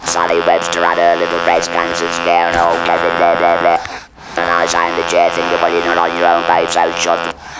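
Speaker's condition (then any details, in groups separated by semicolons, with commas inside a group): Laryngeal cancer with laryngectomy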